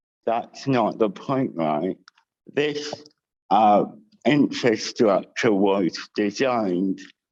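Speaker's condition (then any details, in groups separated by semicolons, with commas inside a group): Cerebral palsy with dysarthria; cerebral palsy since birth, lack of oxygen, all four limbs; brain surgery with implanted electrodes, unsuccessful; dysarthria affecting voice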